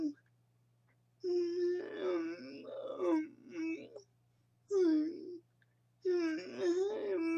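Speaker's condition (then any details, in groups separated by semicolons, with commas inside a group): Cerebral palsy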